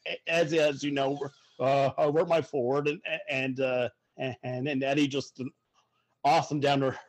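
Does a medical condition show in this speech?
Yes: stuttering; person who stutters, also diagnosed with cerebral palsy; really hard time using phone, verbal communication weakest, writes in chat box, Gchat or email; here repeated sounds, repeated words, prolonged sounds.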